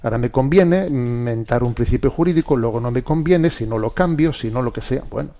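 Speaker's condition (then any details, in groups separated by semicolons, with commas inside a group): No condition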